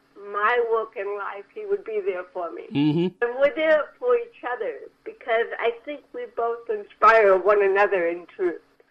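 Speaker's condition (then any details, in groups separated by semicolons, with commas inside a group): Cerebral palsy; from birth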